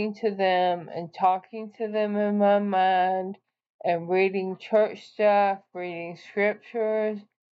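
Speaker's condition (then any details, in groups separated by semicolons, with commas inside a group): ALS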